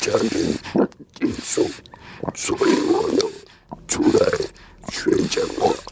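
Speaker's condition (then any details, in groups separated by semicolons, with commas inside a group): Total laryngectomy for hypopharyngeal cancer; stage four hypopharyngeal cancer at about 45, open tracheal stoma, smoking since junior high; esophageal speech via air and water pressed to vibrate, learned at 中华民国无喉者复声协会, stoma under scarf; hoarseness from about 42, voiceless over two years post-surgery, 1.5 years of esophageal speech to say own name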